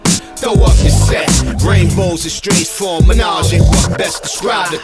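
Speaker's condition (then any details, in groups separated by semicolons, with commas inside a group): No condition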